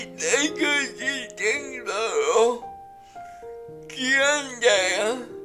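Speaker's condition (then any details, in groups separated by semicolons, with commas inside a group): Brain lesion disability grade 1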